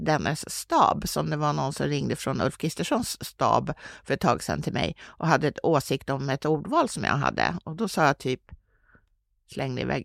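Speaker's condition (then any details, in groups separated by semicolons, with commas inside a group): No condition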